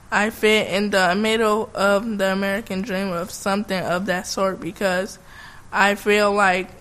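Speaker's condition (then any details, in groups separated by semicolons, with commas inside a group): Cerebral palsy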